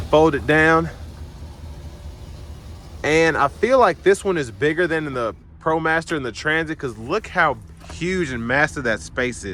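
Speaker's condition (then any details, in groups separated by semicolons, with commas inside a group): No condition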